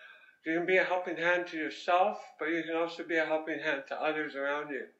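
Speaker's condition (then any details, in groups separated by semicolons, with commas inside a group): Head and neck cancer; 17-hour surgery, chemotherapy, radiation; about 4.5 years since diagnosis; relearned swallowing and speaking twice, feeding tube twice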